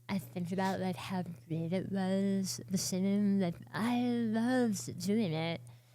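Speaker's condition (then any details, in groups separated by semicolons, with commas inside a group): Oral cancer, partial glossectomy; tongue and jaw rebuilt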